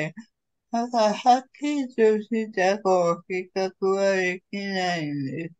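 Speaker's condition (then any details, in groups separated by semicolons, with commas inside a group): Cerebral palsy; severe, uses a wheelchair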